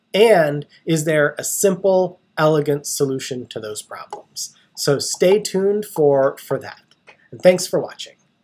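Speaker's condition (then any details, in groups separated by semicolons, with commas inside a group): No condition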